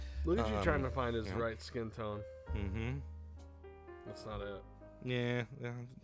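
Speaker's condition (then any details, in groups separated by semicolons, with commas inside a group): No condition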